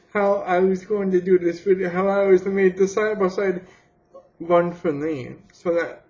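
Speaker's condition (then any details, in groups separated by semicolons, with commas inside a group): Cerebral palsy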